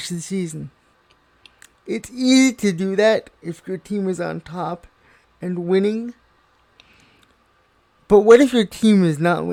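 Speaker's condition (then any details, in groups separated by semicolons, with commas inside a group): Cerebral palsy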